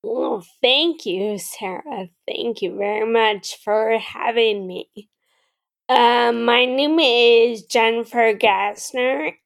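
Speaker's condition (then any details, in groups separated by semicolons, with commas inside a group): Friedreich's ataxia; rare progressive, initially mild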